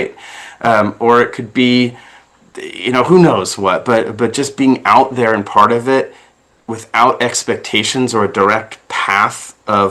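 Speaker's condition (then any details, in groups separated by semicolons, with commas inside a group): No condition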